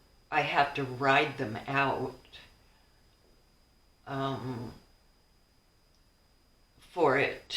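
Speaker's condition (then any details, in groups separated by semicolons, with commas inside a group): ALS; implanted port; weak cough, swallowing problems, throat spasms, voice starting to quiver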